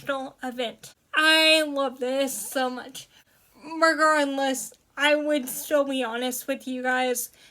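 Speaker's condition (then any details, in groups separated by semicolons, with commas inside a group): Cerebral palsy; spasticity in hands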